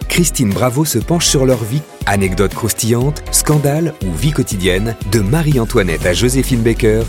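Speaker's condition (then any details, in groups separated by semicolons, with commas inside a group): No condition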